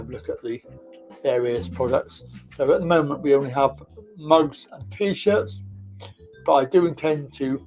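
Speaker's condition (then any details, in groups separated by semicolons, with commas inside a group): Cerebral palsy; back surgery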